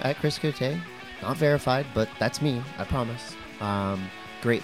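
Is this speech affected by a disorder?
No.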